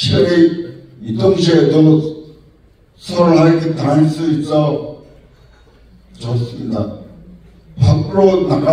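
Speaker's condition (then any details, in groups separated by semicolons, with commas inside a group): Brain lesion disability; uses wheelchair, severely disabled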